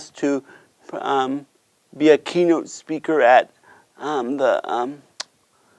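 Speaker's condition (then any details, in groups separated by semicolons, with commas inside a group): Cerebral palsy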